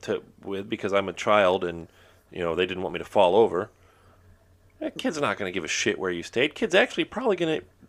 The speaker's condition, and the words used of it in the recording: None; typical speech.